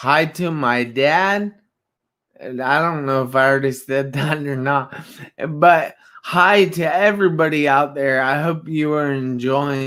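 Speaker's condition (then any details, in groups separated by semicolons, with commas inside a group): Traumatic brain injury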